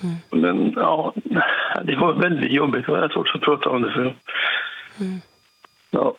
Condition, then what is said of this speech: Parkinson's disease. För jag har Parkinson också, så jag har svårt för att prata ibland.